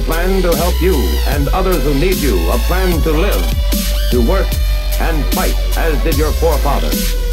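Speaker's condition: No condition

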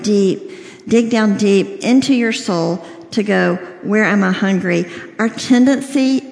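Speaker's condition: Cleft lip and palate, severe

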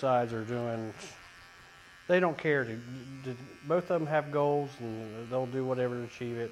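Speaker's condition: No condition

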